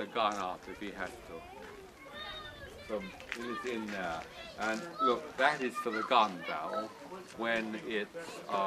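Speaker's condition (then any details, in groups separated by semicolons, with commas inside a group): No condition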